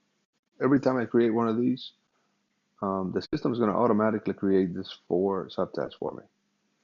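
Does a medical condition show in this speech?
No.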